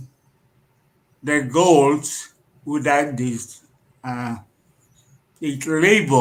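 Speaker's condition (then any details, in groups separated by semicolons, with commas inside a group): Cerebral palsy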